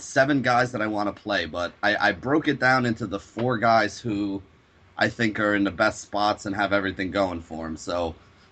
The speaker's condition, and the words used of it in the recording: None; typical speech.